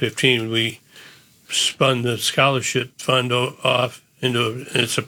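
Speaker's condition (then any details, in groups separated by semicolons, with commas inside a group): Parkinson's disease; neurodegenerative disease, posture and gait changes as Diamondbacks manager, neck and shoulder surgeries before diagnosis; once could not speak on live TV, diagnosed 2 days later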